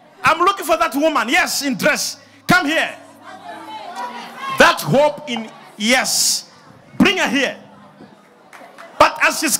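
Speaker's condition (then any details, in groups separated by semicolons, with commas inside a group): No condition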